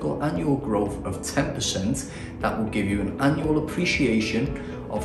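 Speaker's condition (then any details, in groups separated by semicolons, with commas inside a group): No condition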